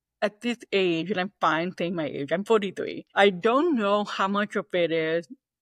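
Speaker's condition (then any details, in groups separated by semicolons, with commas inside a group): Deafness, 98% hearing loss; audiologist called her perfect cochlear implant candidate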